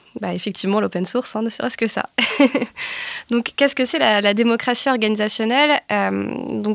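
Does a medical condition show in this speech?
No.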